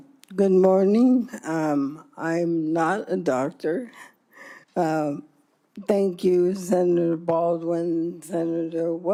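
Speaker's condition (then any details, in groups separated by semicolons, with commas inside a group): ALS; ALS, upper body affected, legs spared; over one year since diagnosis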